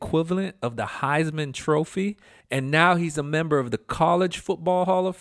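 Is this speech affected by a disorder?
No.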